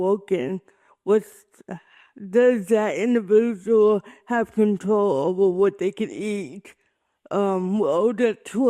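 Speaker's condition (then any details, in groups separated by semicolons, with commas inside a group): Cerebral palsy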